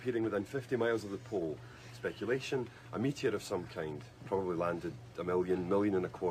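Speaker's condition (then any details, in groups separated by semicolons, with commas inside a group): No condition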